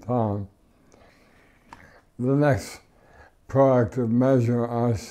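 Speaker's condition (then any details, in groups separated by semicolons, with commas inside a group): ALS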